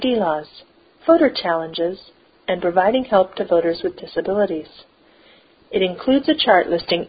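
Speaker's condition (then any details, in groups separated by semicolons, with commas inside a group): No condition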